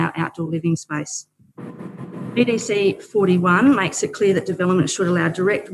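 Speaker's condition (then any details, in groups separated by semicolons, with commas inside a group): No condition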